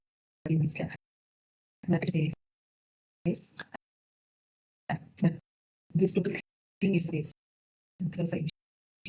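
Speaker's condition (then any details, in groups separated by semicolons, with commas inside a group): No condition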